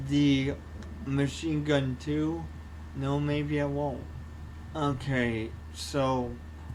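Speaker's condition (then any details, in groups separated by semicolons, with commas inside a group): Cerebral palsy; only one hand usable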